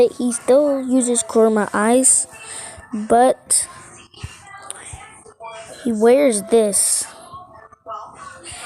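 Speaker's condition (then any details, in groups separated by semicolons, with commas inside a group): No condition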